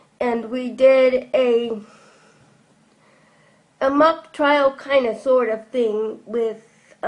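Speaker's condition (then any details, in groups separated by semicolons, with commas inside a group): Cerebral palsy; from birth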